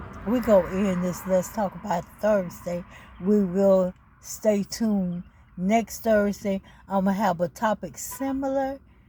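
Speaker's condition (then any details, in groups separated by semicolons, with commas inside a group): ALS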